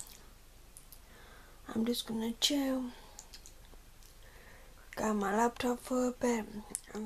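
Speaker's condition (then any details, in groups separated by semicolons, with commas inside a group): Cerebral palsy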